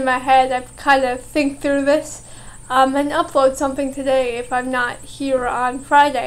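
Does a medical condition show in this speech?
Yes: cerebral palsy.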